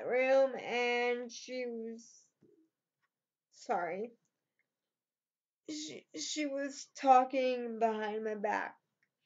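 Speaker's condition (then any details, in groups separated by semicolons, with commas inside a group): Cerebral palsy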